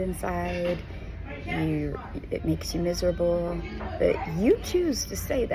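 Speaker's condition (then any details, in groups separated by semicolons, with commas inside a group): No condition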